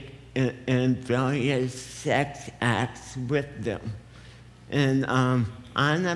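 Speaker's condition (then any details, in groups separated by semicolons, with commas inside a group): Cerebral palsy; affects speech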